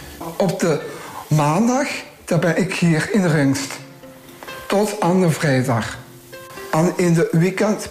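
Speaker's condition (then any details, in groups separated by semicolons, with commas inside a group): Down syndrome; trisomy 21, chromosomal, three copies of chromosome 21 instead of two; speaks well, can also read, write and send messages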